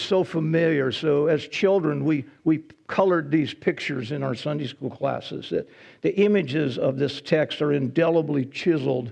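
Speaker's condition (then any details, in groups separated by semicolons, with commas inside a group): No condition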